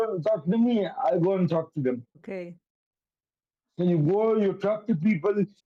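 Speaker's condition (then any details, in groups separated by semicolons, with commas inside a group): Cerebral palsy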